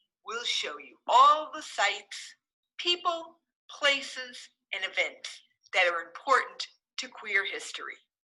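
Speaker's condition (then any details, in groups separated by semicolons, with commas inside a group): No condition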